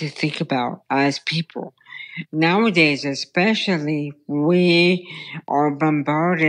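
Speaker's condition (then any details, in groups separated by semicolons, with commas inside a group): Brain stem tumor; childhood onset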